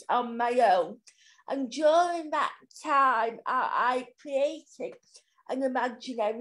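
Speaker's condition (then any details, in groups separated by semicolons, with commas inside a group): Cerebral palsy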